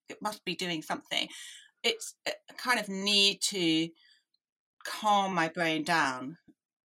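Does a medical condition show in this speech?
Yes: deafness; hopeless and unwieldy.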